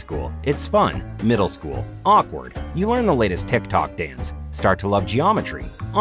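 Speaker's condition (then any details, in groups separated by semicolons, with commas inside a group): No condition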